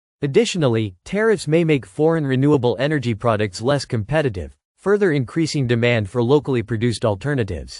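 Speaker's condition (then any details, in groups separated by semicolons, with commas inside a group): No condition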